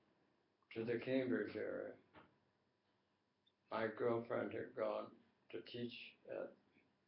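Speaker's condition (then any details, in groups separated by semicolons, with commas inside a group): Tongue cancer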